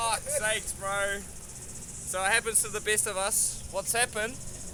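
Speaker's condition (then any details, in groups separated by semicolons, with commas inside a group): No condition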